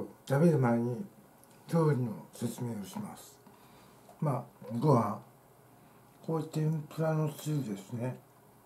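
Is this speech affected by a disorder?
Yes: tongue cancer, partial glossectomy; partial glossectomy twice, half of tongue lost.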